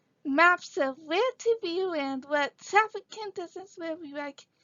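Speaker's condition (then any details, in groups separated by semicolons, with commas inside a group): Cerebral palsy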